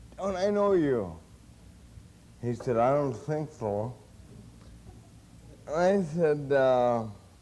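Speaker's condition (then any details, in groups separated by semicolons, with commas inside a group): Cerebral palsy; since birth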